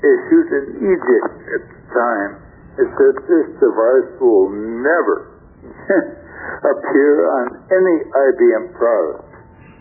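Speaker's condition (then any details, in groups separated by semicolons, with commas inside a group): Stroke affecting throat muscles; first stroke about 3 years ago, left side totally paralyzed, then three more small strokes; last small stroke affected throat muscles, tough time talking, listener says speech sounds fine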